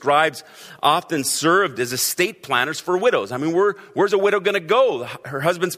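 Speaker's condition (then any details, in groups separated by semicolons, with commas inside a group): No condition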